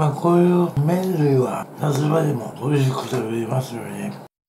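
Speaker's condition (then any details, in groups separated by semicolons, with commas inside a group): Tongue cancer, partial glossectomy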